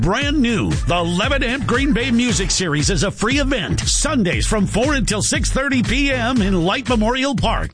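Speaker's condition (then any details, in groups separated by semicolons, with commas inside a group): No condition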